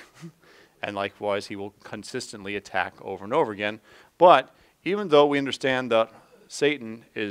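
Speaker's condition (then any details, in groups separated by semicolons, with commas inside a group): No condition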